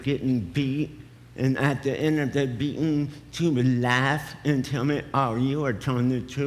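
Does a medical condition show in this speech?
Yes: cerebral palsy; affects speech.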